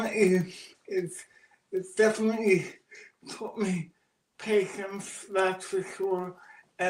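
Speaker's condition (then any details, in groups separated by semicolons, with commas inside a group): Cerebral palsy; oxygen loss at birth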